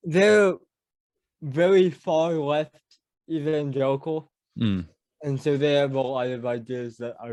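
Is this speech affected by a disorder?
Yes: cerebral palsy; mild speech impediment.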